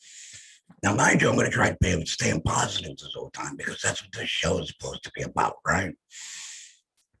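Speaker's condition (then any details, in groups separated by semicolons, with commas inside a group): Head and neck cancer; voice lost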